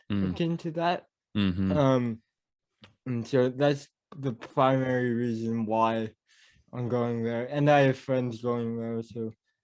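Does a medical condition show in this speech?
Yes: cerebral palsy; mild speech impediment.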